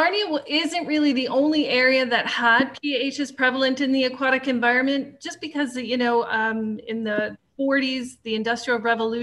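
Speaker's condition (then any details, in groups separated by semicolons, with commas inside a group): No condition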